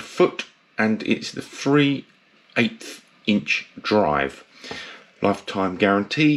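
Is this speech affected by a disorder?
No.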